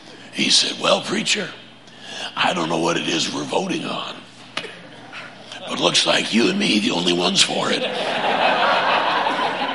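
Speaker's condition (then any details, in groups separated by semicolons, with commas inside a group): Laryngeal cancer; deep raspy 'Batman voice', much weaker than before, prosthesis speech planned after laryngectomy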